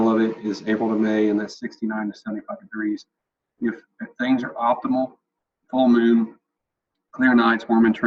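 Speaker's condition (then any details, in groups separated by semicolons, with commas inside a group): No condition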